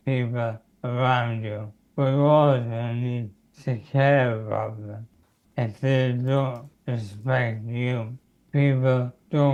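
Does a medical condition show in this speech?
Yes: motor neurone disease.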